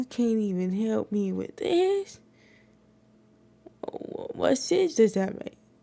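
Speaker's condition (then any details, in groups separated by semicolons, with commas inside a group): Cerebral palsy; wheelchair user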